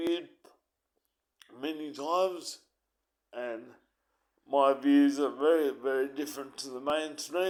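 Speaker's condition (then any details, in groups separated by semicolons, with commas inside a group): Cerebral palsy; uses wheelchair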